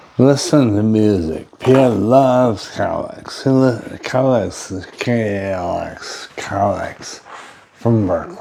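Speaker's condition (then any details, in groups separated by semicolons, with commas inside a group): Brain injury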